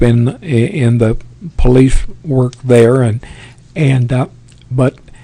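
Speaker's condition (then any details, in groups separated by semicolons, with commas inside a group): Parkinson's; tremors as early symptom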